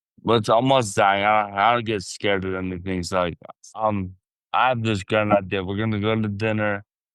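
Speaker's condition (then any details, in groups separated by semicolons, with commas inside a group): Traumatic brain injury; car crash, also broken back; nine years since injury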